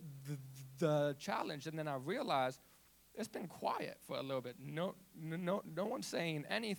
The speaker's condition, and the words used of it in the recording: Stuttering. There's not one thing I would change about me, my speech impediment, the past it has brought me through, because one, it has made me more dependent upon God.